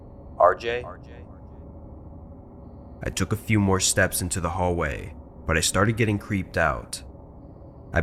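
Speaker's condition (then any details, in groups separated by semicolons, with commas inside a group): No condition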